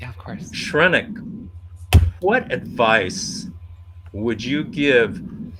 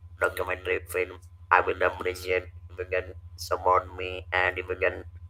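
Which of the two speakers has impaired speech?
The second: laryngectomy (vocal cords removed) after stage IV vocal cord cancer; distinctly audible unique voice.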